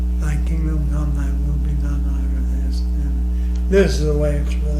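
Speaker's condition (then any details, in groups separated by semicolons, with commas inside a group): ALS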